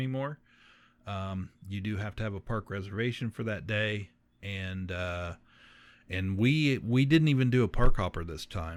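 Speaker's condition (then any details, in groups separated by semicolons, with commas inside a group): No condition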